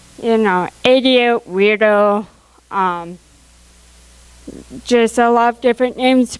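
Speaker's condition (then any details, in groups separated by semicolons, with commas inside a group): Cerebral palsy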